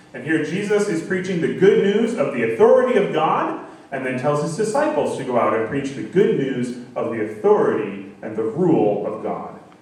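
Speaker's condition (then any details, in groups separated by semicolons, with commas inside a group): No condition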